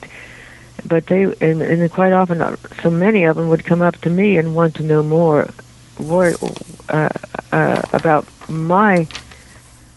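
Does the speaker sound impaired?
Yes: stuttering; 3-6 week Hollins Institute retraining, then weekly therapy with Patrice Thompson at Walter Reed for 2-3 years; much improved, not completely fluent, still occasional stuttering moments; confident, fast talking causes trouble, stops, takes full breath, restarts; here repeated sounds.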